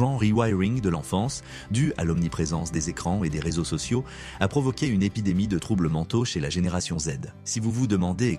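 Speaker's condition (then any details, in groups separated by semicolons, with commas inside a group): No condition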